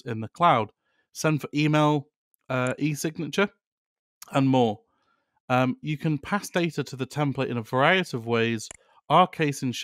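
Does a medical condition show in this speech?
No.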